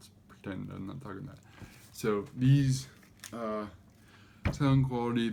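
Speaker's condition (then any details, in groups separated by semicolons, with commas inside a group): Cerebral palsy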